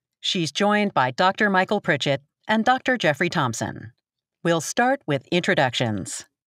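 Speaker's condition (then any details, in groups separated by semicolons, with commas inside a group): No condition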